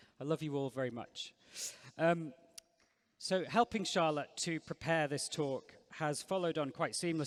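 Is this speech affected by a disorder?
No.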